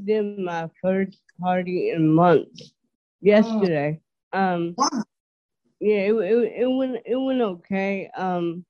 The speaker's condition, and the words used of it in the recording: Dysarthria. So I just thank God that, you know, God blessed me with how I sound now.